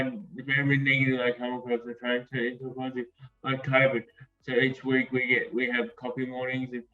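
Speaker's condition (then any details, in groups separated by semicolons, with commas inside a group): Acquired brain injury; acquired, not hereditary; speech gradually improving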